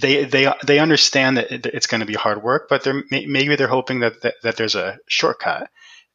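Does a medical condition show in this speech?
Yes: stuttering; formerly more severe stuttering, fluency shaping tried in high school or younger, ineffective; here repeated sounds, repeated words.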